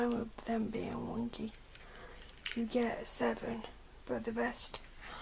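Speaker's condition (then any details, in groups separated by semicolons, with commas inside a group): Cerebral palsy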